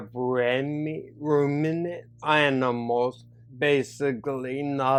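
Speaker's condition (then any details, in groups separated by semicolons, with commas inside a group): Neurological disability (takes dalfampridine)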